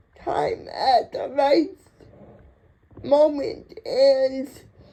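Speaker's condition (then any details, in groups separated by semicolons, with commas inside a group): Cerebral palsy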